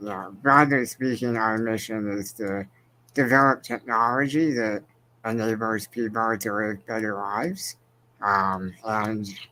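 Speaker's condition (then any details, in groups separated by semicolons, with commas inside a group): Spinal muscular atrophy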